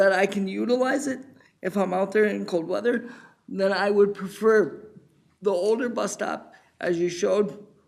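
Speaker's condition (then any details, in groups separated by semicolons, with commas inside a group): Cerebral palsy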